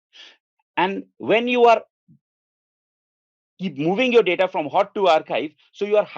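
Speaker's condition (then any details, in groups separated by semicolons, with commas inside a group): No condition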